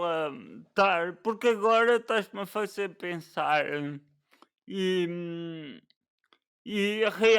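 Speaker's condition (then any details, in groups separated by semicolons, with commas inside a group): Cerebral palsy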